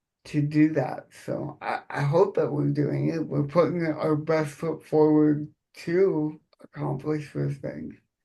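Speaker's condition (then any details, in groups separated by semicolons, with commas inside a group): Cerebral palsy; present from birth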